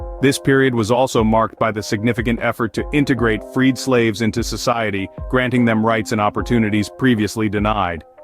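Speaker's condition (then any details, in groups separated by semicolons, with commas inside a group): No condition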